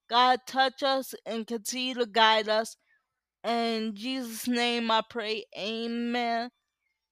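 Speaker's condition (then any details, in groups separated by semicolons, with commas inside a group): Cerebral palsy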